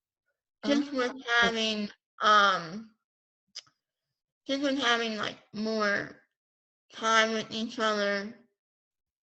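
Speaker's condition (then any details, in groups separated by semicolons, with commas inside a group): Pompe disease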